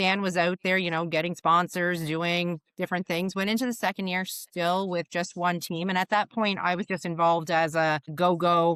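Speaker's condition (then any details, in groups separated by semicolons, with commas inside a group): No condition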